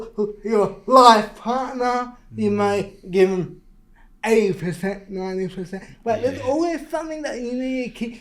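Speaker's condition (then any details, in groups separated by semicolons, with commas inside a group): Cerebral palsy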